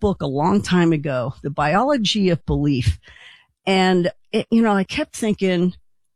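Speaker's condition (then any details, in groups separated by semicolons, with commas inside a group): No condition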